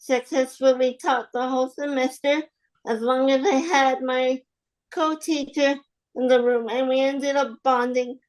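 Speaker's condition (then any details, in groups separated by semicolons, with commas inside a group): Spastic quadriplegic cerebral palsy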